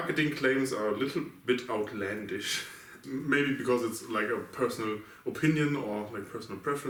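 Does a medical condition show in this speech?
No.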